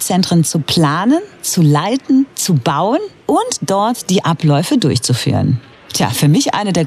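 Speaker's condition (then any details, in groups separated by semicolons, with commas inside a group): No condition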